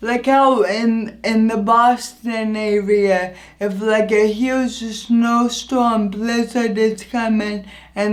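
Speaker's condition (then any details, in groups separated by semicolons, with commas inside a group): Anoxic brain injury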